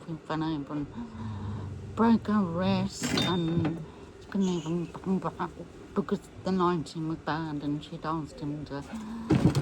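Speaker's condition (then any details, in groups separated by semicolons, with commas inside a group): MND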